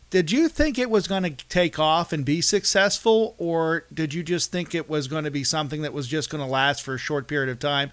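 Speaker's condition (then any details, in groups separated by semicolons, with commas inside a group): No condition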